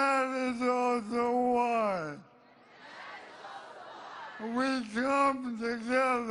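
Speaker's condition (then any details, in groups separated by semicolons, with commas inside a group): ALS; weak voice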